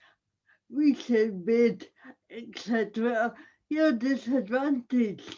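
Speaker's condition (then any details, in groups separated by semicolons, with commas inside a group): Cerebral palsy; audible speech impairment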